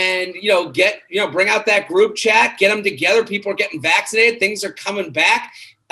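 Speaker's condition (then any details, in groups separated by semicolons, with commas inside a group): No condition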